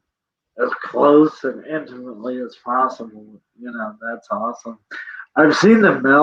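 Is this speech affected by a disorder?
Yes: cerebral palsy; present from birth.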